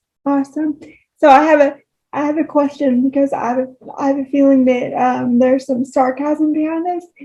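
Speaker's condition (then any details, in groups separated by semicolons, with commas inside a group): Cerebral palsy; spastic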